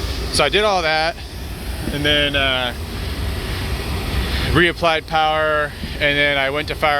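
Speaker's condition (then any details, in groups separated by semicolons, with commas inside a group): No condition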